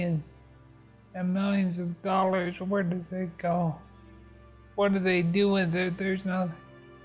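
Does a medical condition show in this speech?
Yes: multiple sclerosis; no movement below neck.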